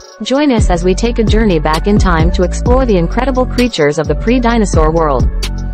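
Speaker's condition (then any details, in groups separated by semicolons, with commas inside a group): No condition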